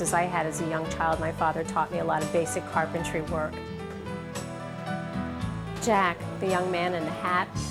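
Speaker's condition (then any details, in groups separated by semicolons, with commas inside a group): No condition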